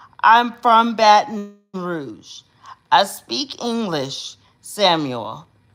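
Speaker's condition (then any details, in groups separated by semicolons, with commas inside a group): Cerebral palsy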